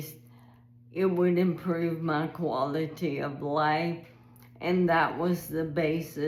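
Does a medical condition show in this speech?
Yes: ALS.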